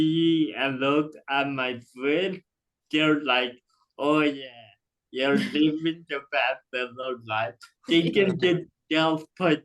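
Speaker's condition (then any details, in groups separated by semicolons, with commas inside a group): Cerebral palsy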